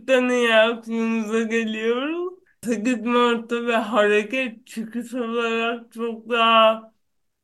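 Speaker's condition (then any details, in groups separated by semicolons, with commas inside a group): Cerebral palsy; no known cure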